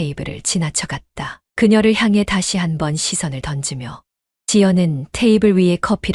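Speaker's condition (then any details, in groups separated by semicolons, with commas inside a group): No condition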